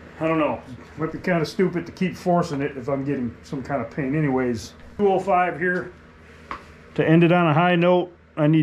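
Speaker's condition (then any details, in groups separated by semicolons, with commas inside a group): No condition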